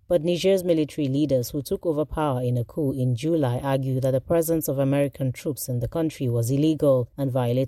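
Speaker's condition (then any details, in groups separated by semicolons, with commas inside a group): No condition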